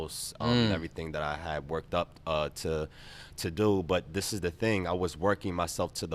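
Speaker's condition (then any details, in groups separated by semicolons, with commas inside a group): No condition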